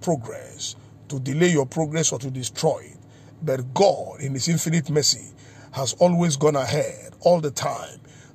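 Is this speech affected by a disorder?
No.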